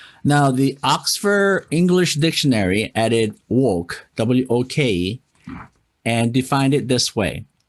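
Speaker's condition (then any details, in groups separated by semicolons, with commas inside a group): No condition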